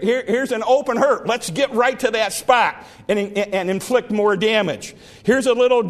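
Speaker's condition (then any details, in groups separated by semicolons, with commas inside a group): No condition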